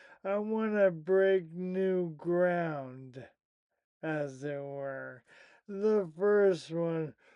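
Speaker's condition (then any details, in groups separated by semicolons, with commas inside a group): Primary lateral sclerosis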